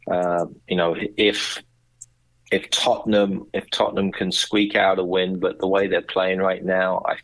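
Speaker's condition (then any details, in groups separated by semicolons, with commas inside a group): No condition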